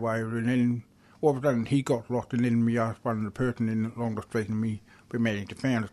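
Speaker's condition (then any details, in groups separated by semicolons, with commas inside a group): Deafness; asks others to speak slowly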